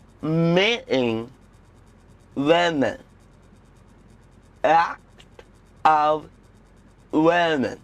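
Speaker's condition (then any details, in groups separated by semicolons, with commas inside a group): Cerebral palsy (acted)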